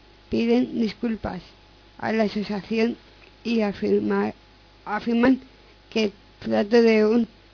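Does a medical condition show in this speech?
Yes: Down syndrome; member of Fundación Síndrome de Down de Madrid; reads news item aloud on live radio.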